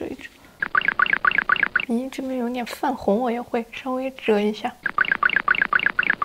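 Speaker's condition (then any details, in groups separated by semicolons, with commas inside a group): No condition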